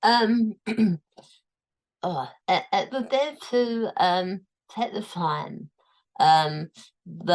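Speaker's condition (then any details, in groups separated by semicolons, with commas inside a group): Tongue cancer, tongue removed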